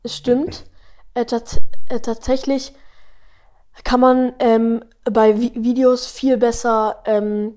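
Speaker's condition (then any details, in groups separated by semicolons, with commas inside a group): Stuttering; none when singing with melody, present when rapping without melody; age 12, stuttering a lot in this conversation; stutters often, less in podcast flow or on liked topics, often speaks fast, better slower; repeated sounds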